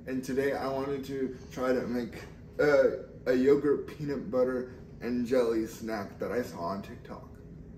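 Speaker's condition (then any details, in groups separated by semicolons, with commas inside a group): Cerebral palsy; uses wheelchair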